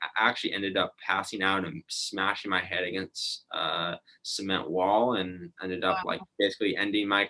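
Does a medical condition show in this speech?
Yes: stuttering; stuttering affected after childhood brain injury with paralysis and hospital stay; once unable to talk at all, became basically mute, would not talk in class; here prolonged sounds, blocks.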